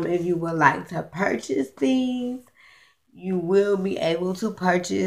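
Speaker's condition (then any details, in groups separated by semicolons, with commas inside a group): Cerebral palsy, spastic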